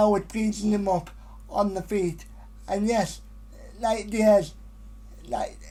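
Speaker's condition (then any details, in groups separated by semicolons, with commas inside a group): Cerebral palsy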